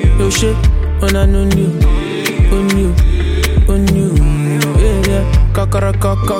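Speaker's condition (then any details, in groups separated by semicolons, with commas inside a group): No condition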